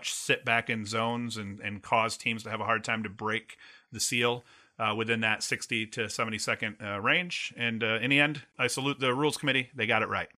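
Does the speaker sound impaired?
No.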